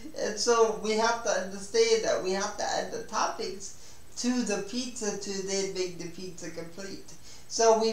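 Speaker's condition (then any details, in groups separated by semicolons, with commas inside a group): Spastic cerebral palsy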